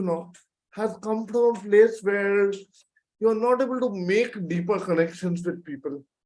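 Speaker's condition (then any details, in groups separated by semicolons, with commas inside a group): Cerebral palsy; from birth, four major surgeries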